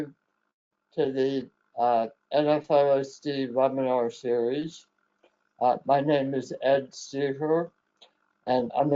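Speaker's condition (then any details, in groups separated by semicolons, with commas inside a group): Head and neck cancer; survivor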